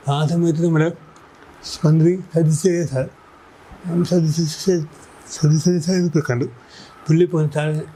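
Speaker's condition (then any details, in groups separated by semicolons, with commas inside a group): Cerebral palsy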